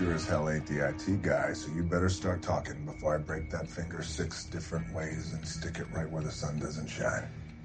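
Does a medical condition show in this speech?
No.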